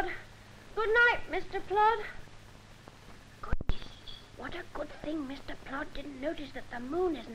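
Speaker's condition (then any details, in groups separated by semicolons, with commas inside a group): No condition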